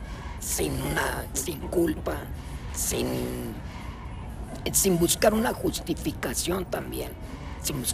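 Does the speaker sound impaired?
Yes: laryngectomy after throat cancer, esophageal speech; throat or thyroid cancer invading throat at age 26, surgically removed with thyroid, about 16 years since; had to relearn to speak with voz serismofónica after surgery.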